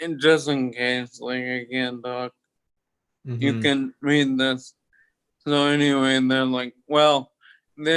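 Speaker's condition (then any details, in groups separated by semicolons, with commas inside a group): Toxic leukoencephalopathy, locked-in syndrome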